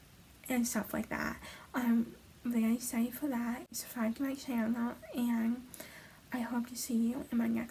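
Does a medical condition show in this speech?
Yes: hemiplegic cerebral palsy.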